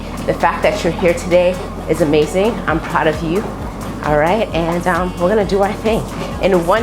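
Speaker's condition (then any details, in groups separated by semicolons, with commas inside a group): No condition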